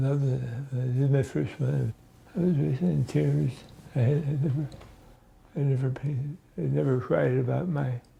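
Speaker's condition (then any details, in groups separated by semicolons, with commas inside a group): Early-onset Parkinson's disease; early-onset form, diagnosed at 55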